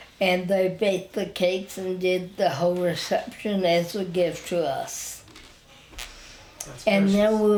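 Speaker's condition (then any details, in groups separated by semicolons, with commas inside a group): Spinal ataxia; wheelchair user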